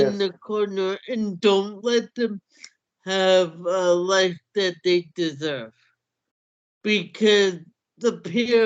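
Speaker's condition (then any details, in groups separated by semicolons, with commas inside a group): Cerebral palsy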